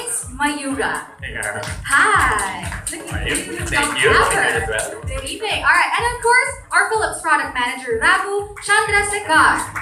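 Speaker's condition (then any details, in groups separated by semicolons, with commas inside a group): No condition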